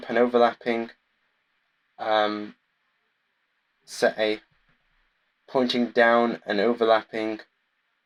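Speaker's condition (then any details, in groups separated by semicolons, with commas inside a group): No condition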